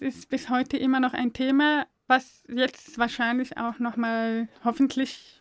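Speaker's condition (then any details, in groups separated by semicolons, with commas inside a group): Deafness; deaf since birth, diagnosed by brainstem audiometry, suspected oxygen lack from cord around neck at birth; hearing aids worn in training, removed for deaf competitions, counts score aloud, uses hand signs; speaks very clearly, spoken language learned via early intervention, mother, Aachen deaf kindergarten, balloons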